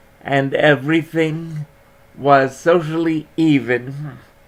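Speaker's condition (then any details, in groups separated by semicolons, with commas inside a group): Cerebral palsy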